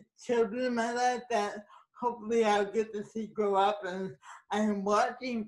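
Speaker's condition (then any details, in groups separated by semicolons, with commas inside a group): Cerebral palsy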